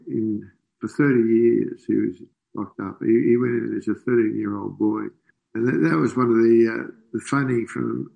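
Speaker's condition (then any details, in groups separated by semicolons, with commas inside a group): Parkinson's disease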